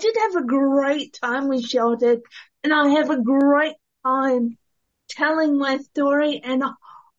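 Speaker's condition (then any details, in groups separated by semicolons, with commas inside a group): Cerebral palsy; worsened at start of year 12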